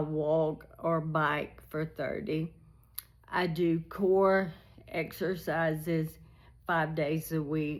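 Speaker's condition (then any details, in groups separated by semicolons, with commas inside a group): ALS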